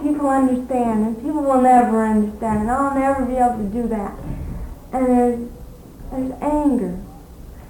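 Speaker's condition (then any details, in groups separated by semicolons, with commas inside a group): Cerebral palsy; premature birth, cranium damaged during delivery, maternal Asian flu, diagnosed at 1.5 years, many surgeries; non-progressive, plateau in abilities, walks without wheelchair, no formal physical therapy; speaks fluently with few pauses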